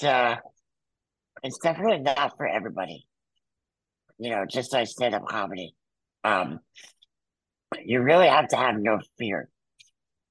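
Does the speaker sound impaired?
Yes: muscular dystrophy; congenital, wheelchair user, back surgery at 14 followed by near-fatal pneumonia.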